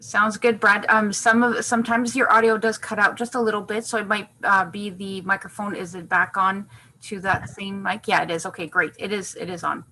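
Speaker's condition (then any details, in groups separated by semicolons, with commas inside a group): No condition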